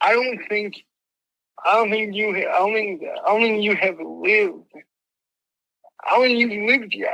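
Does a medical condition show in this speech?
Yes: mild cerebral palsy; speech impediment.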